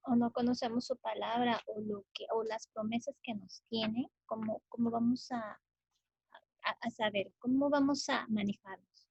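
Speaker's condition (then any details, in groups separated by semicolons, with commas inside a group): No condition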